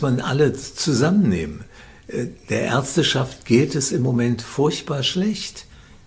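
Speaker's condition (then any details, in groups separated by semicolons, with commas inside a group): Parkinson's disease; diagnosed by a psychiatrist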